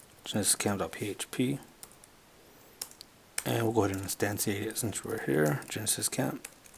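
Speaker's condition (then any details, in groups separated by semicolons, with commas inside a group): No condition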